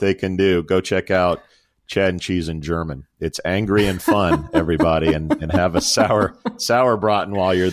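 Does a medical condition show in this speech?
No.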